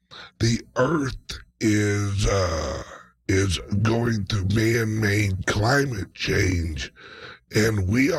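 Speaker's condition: Speech impediment, mild; slight speech impediment

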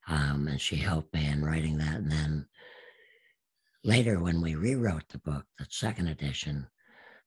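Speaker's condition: Absent vocal cords; speech therapist saw no hope

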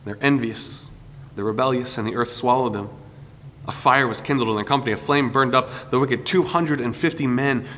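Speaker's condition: No condition

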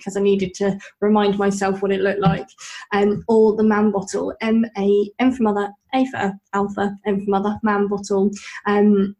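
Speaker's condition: Bilateral cleft lip and palate; fed as infant on Man bottle squeeze feeding bottle

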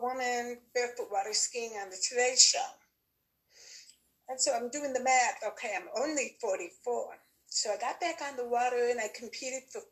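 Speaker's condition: Deafness; born with normal hearing

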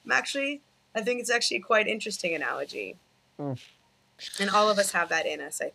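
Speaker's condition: No condition

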